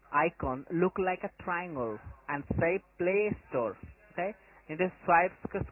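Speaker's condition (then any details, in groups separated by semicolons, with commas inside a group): No condition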